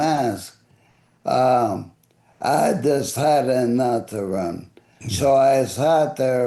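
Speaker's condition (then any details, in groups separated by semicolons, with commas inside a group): ALS; voice affected and fading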